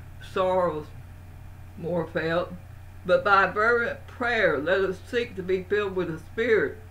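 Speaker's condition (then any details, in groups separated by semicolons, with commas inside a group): Parkinson's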